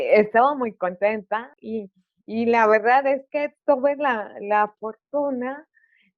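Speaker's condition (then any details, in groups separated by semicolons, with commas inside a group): Cerebral palsy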